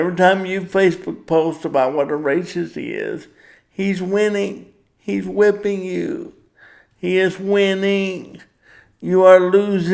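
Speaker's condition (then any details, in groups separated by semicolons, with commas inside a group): Cerebral palsy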